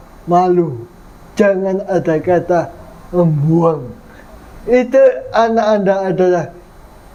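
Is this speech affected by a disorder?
Yes: cerebral palsy; physical disability, birth complications; present since birth.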